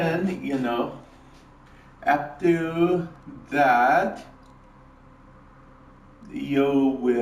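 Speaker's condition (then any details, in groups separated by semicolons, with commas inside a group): Cerebral palsy; affects speech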